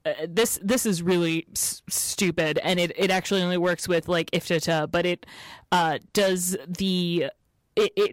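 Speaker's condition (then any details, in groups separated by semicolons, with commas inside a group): Stammering; pretty prominent stammer; stammers a lot, mixes up words a lot, often had to repeat self to echo, HomePod works better; repeated sounds, repeated words, prolonged sounds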